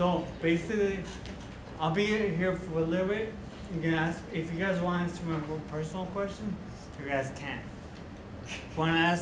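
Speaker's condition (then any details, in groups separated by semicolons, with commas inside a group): Traumatic brain injury; walking now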